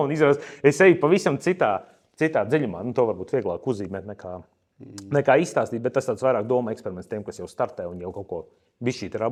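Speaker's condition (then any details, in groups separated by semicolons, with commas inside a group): No condition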